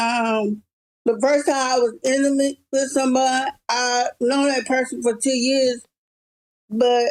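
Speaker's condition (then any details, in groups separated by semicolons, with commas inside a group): Cerebral palsy; present from birth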